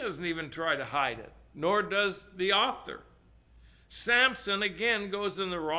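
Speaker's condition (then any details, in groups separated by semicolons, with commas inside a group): No condition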